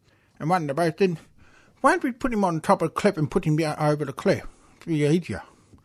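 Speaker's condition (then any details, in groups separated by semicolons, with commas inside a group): Hearing loss with cochlear implants; asks others to speak slowly, struggles when people talk quickly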